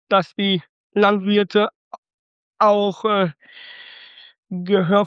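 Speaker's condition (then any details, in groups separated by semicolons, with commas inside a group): Down syndrome (trisomy 21); 26 years old, some limitations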